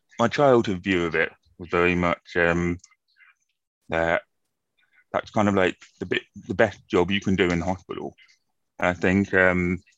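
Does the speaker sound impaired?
Yes: profound deafness, acquired from meningitis; profound deafness from meningitis at age 1.5, hearing aids in childhood, later cochlear implant with rehabilitation; cochlear implant user, big hearing loss even with implant, listening fatigue, migraine-type headaches, tiredness.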